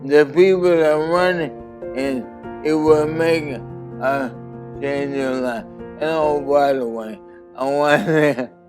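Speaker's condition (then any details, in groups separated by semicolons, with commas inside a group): ALS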